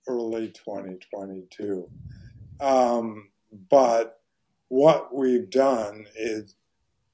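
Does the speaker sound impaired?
Yes: ALS; probably hereditary, father and uncle died of ALS; voice very hoarse.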